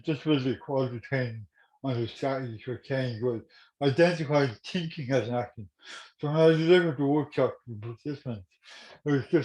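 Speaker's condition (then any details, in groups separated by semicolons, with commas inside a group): Cerebral palsy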